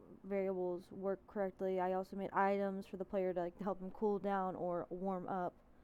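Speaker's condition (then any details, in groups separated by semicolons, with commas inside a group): No condition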